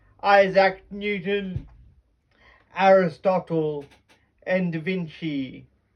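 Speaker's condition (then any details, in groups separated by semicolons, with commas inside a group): Cerebral palsy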